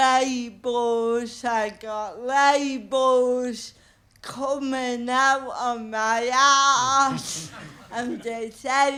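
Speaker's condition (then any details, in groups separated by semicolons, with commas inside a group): Cerebral palsy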